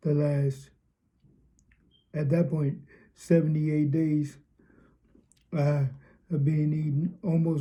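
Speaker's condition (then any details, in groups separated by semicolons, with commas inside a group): Cerebral palsy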